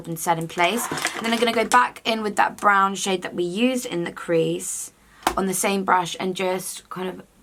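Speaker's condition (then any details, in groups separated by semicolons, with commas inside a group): No condition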